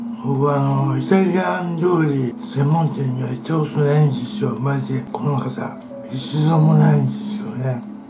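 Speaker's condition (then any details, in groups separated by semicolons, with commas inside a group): Tongue cancer, partial glossectomy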